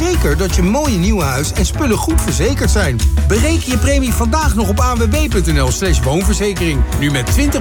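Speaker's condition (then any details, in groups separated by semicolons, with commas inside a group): No condition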